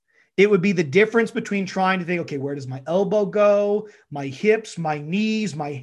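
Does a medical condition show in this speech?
No.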